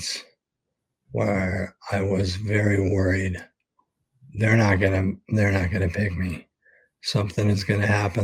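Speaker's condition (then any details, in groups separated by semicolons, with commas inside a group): ALS; expects to lose voice very soon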